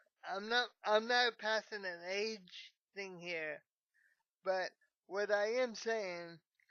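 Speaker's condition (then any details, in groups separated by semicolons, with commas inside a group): Cerebral palsy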